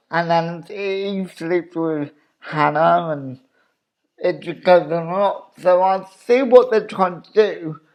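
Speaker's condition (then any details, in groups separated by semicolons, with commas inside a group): Cerebral palsy; wheelchair user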